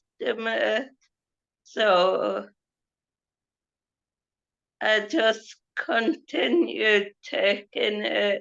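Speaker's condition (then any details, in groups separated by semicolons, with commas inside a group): Cerebral palsy; previously muscle relaxants for leg spasms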